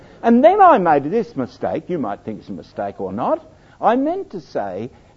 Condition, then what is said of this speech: None; typical speech.